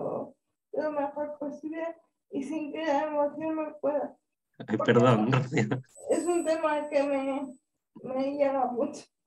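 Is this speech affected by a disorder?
Yes: cerebral palsy.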